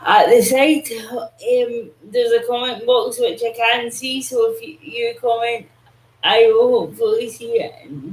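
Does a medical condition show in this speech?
Yes: cerebral palsy.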